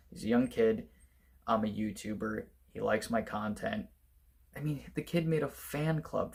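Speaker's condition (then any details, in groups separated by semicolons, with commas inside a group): No condition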